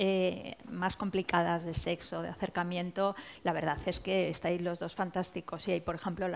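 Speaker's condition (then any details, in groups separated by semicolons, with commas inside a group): No condition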